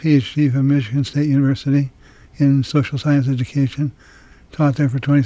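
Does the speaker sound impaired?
Yes: Parkinson's disease with dementia; Parkinson's about 18 years, dementia after about 10 years, dystonia, deep brain stimulation, experimental drugs, cane; age 74, worsening speech, cognition, mobility weeks after nilotinib trial under Fernando Pagan at Georgetown ended; more speech problems since stopping nilotinib, per wife Nancy.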